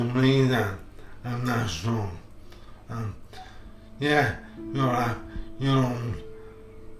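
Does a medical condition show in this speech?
Yes: motor neurone disease.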